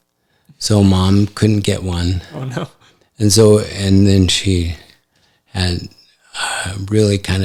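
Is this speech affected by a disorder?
Yes: ALS; affects hand function.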